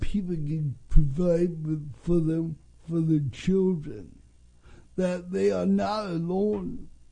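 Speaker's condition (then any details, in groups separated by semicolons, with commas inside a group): Cerebral palsy; congenital, since birth, early childhood IQ in low 60s, labelled mildly mentally disabled; eight years special placement therapy: walking, speaking, dressing; distinctive speech, jokingly called North Dakota accent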